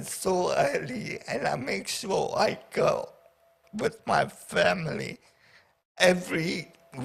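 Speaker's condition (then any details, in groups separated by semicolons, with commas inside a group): Paraplegia with essential tremor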